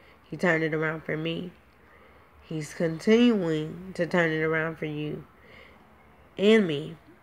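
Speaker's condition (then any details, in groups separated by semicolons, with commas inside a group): Cerebral palsy; now talking and breathing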